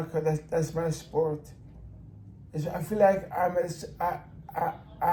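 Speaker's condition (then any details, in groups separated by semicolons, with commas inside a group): Brain injury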